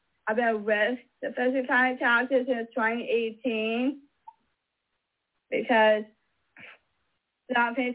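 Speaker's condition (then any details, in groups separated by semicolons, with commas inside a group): Mosaic Down syndrome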